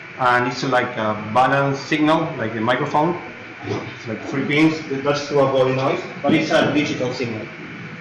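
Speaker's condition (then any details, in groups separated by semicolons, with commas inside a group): No condition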